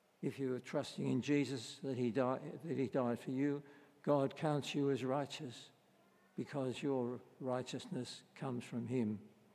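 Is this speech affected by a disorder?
Yes: Parkinson's disease; unpredictable effects.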